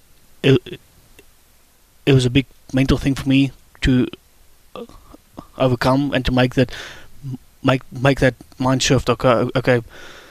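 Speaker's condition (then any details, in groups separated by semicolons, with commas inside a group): Stuttering; onset in childhood, persistent, not expected to go away, accepted around age 21-22; avoided speaking and phone calls while growing up, shy about way of speaking; repeated sounds, repeated words, blocks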